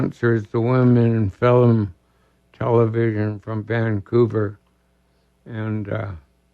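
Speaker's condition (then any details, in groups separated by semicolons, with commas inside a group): ALS; diagnosed about two years ago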